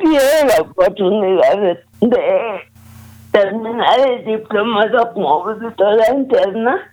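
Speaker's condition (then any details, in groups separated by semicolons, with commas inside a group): Cerebral palsy; types on standard computer with fingers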